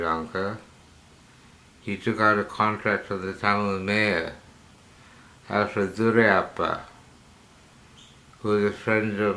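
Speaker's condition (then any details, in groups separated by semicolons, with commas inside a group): Parkinsonism; attributed to psychiatric drugs; hypersalivation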